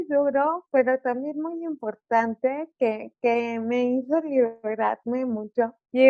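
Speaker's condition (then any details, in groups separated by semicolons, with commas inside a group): Cerebral palsy; cerebral palsy, oxygen lack at birth, motor condition, widespread; diagnosed at five months; articulation affected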